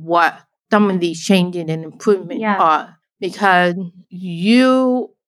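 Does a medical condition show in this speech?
Yes: deafblind, born deaf; can speak, signing easier than speaking English in videos.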